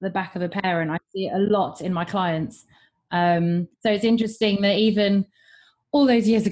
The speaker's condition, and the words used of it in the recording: None; typical speech.